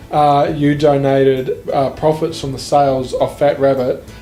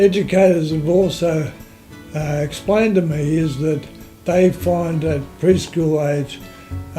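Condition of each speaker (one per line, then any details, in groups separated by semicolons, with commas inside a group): No condition
Motor neurone disease; affects voice, breathing and hands; second year since diagnosis, relatively slow progression; voice audibly affected, breathing affected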